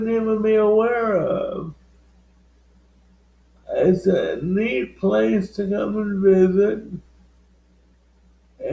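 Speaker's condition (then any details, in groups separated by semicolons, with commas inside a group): Cerebral palsy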